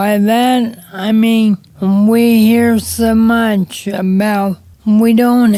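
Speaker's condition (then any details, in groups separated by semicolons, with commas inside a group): Cerebral palsy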